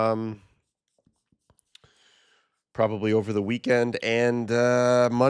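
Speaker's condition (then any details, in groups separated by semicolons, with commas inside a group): No condition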